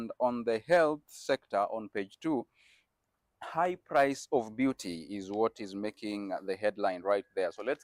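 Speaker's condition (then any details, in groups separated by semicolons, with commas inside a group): No condition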